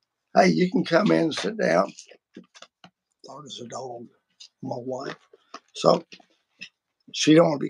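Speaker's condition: Vocal cord surgery; including laser treatment

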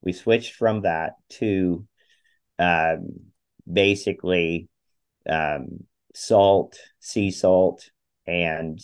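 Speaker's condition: No condition

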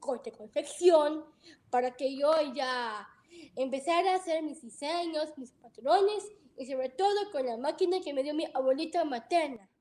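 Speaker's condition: Down syndrome; present from birth, heart surgery

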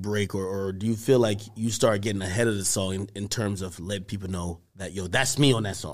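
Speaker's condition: No condition

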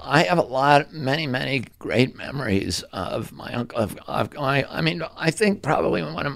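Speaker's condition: Spasmodic dystonia; affects voice

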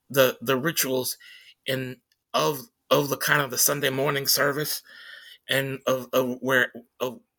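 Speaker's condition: Stutter; repeated sounds, repeated words

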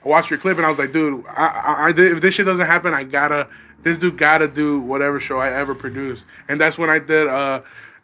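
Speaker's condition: No condition

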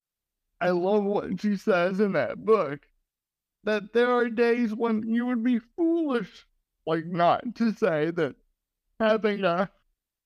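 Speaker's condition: Cerebral palsy

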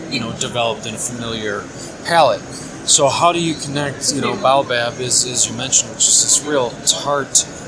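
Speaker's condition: No condition

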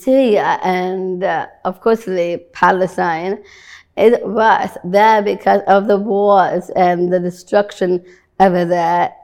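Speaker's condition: Down syndrome

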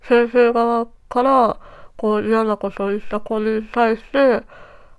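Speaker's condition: Treacher Collins syndrome, cleft palate

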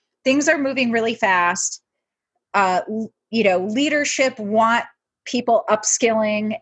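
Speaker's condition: No condition

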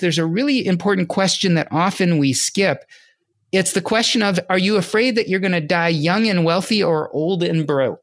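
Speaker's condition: No condition

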